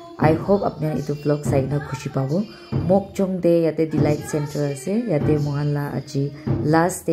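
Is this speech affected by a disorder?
No.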